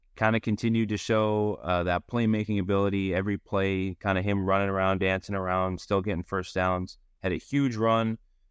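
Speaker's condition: No condition

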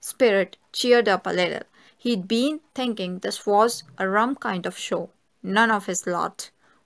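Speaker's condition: No condition

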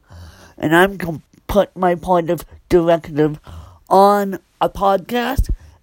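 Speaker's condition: Cerebral palsy; lifelong cerebral palsy, adult, past ventilator use; nearly 31 years since birth; mouth still affected from past ventilator use

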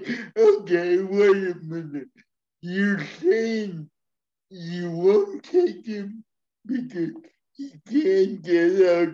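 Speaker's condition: Speech impairment; speech not perfect

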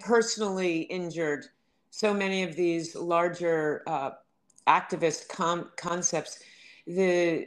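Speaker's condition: No condition

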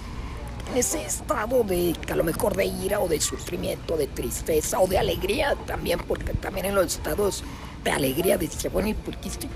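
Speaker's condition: Laryngectomy after throat cancer, esophageal speech; throat or thyroid cancer invading throat at age 26

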